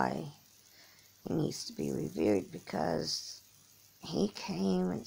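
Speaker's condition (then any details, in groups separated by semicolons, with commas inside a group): Cerebral palsy; from birth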